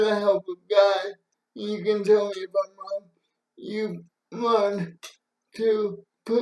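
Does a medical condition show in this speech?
Yes: cerebral palsy.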